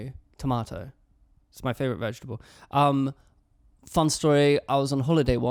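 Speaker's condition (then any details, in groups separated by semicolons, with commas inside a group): No condition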